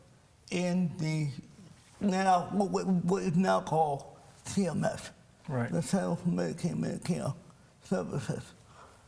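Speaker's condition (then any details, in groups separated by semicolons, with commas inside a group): Cerebral palsy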